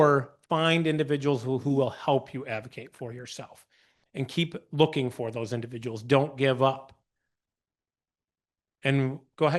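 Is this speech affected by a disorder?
No.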